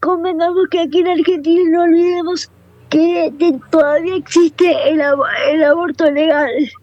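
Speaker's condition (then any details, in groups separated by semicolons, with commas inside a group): Cerebral palsy, quadriparesis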